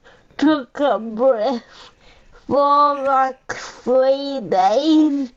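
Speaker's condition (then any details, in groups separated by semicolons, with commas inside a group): Cerebral palsy; uses a power chair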